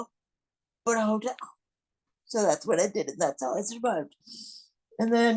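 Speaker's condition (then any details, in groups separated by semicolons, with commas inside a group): Cerebral palsy; non-progressive, will not improve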